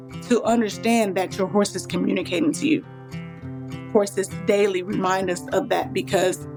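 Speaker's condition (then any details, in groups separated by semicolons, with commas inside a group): No condition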